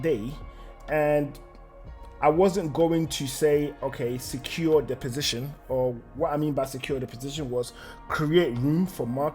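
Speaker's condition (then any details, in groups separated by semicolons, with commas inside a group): No condition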